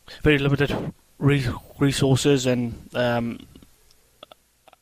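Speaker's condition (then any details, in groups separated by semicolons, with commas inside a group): Stutter; childhood onset after rat poison ingestion, hospitalized, first blamed on nerve damage, later found genetic; about 29 years since onset, told not curable, educated by Dr. Bird at Blank Center; severe in childhood, withdrew socially, avoided public speaking and answering telephone; repeated sounds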